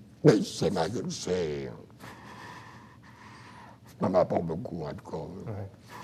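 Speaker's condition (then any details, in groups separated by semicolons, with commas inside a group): Throat cancer, voice prosthesis; speaks with voice prosthesis for 10 years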